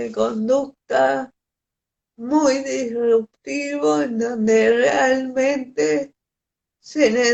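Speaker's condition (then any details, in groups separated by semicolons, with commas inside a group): Cerebral palsy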